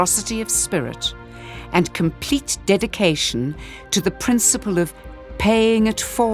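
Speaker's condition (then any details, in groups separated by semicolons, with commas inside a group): No condition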